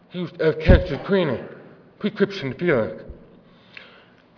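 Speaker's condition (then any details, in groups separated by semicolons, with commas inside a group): Deafness; offers to repeat if not understood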